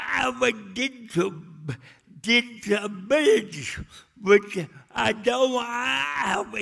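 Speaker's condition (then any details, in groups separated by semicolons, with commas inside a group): Cerebral palsy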